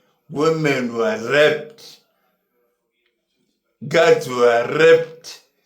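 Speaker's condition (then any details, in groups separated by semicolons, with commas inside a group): Neurological disease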